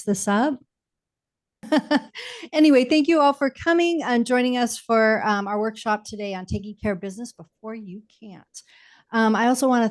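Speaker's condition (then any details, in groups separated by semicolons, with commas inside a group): No condition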